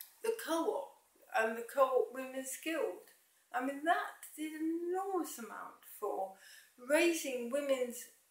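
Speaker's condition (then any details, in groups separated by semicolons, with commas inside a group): MND, mild; speech slightly affected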